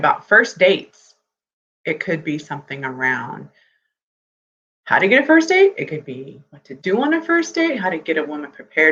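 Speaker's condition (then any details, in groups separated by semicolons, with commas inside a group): No condition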